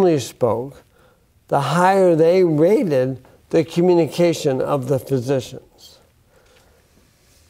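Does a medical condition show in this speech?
Yes: bulbar onset ALS; affects speech.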